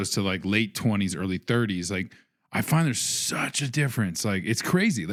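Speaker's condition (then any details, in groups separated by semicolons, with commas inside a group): No condition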